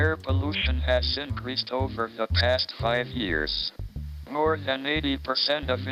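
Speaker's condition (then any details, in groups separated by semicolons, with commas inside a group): ALS, speech-generating device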